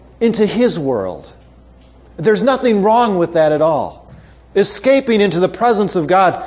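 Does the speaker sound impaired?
No.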